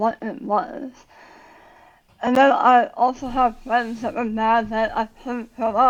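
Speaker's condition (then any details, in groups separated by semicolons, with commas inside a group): Tongue cancer surgery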